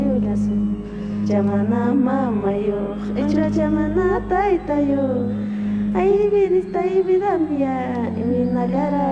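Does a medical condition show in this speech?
No.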